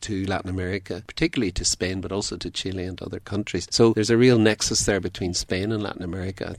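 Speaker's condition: No condition

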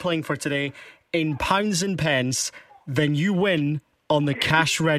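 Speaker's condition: No condition

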